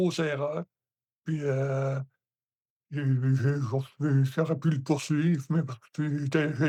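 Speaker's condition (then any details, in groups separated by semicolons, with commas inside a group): Hemiparalysis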